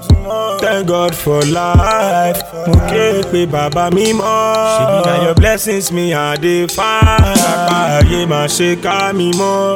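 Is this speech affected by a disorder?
No.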